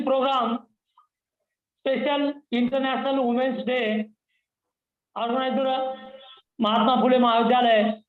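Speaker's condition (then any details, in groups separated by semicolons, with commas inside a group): No condition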